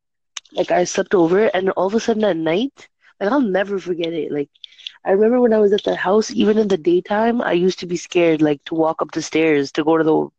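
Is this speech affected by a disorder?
No.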